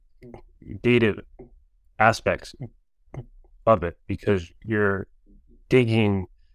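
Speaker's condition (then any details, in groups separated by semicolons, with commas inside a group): Stuttering; since childhood, persistent, not intermittent; adult; notably disfluent, reading aloud very hard, stutters even alone when reading aloud; blocks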